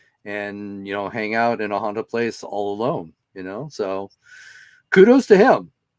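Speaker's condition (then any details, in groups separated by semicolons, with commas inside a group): No condition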